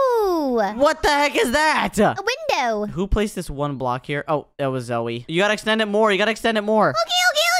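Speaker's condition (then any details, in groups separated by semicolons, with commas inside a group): No condition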